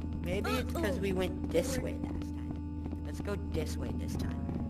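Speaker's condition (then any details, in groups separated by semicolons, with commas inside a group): No condition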